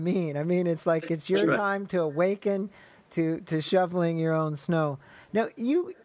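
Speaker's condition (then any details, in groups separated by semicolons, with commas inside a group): No condition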